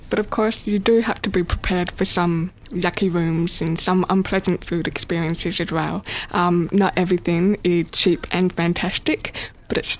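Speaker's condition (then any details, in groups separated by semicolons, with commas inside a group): Deafness, born deaf; probably congenital deafness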